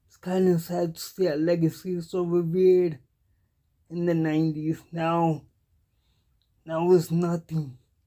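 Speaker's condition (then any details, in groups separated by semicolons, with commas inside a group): Cerebral palsy; cannot walk, uses wheelchair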